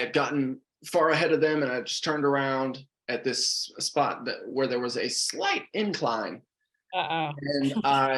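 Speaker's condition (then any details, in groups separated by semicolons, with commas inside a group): No condition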